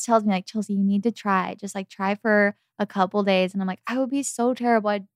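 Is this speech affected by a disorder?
No.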